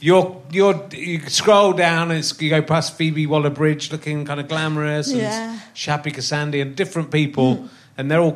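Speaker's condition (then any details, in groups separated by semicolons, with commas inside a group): No condition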